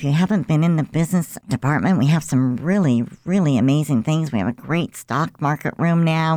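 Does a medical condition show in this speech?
Yes: cleft lip and palate; about 50-some years ago.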